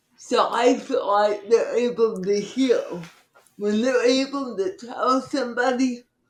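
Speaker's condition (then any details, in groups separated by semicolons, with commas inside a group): Cerebral palsy; from birth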